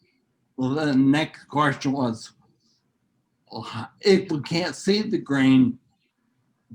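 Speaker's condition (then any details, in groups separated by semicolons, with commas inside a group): Neurological disease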